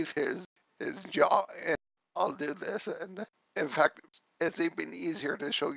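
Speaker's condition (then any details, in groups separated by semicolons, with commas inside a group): Cerebellar ataxia from brain tumour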